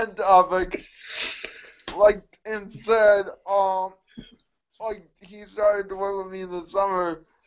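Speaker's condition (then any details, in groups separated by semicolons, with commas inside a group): Cerebral palsy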